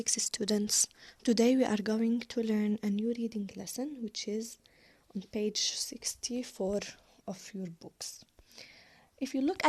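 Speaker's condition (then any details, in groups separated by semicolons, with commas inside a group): No condition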